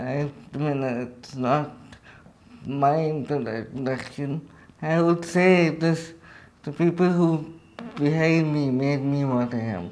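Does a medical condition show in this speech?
Yes: cerebral palsy.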